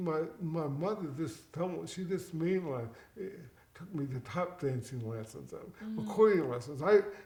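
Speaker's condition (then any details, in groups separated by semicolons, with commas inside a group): Cerebral palsy, mild; birth injury, affects speech and walking, shuffling gait; persists into adulthood; speech less clear, choking risk, slow eating, needs water swallowing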